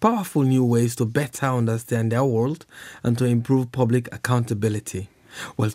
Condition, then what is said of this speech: None; typical speech.